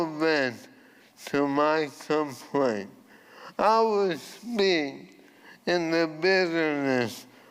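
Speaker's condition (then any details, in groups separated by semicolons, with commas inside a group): ALS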